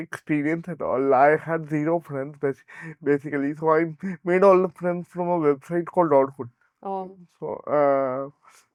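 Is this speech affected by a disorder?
Yes: cerebral palsy; brain oxygen deprivation.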